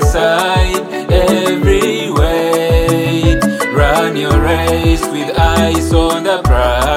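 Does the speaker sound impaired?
No.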